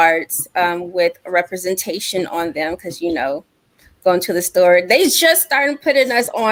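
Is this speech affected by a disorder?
No.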